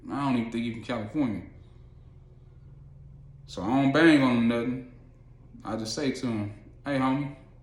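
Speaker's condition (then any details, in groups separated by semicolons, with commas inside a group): No condition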